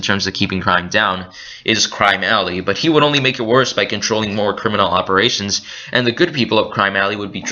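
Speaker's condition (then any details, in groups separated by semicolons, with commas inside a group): No condition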